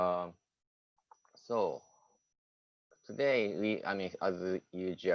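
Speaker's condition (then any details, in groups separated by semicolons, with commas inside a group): No condition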